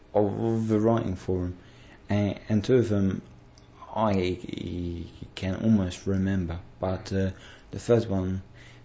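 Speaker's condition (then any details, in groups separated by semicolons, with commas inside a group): Stuttering; not wearing the aid for past 2 weeks; speech okay lately, still gets stuck on a few bits, s words hardest; repeated sounds, prolonged sounds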